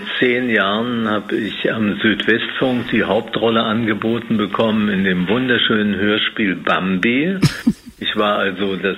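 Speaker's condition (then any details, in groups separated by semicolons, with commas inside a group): Parkinson's disease; Professor Volkmann of Würzburg University involved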